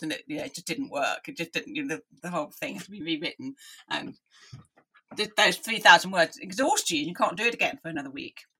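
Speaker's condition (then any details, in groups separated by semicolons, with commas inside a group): Deafness; listening took effort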